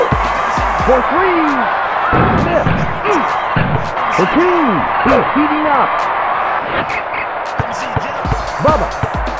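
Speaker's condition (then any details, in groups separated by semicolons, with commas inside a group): No condition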